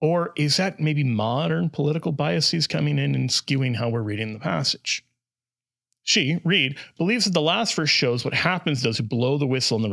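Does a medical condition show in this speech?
No.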